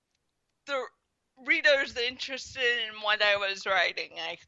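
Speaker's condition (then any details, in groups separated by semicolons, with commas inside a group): Spastic quadriplegic cerebral palsy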